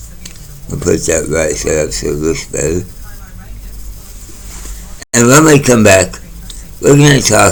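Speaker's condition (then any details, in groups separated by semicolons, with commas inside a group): Mouth cancer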